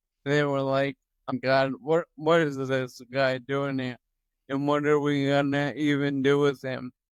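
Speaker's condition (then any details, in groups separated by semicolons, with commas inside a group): Toxic leukoencephalopathy, locked-in syndrome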